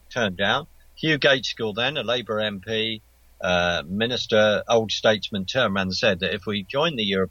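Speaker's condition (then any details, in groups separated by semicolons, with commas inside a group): No condition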